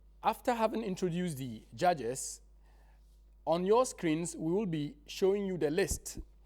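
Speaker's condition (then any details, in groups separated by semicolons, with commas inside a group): No condition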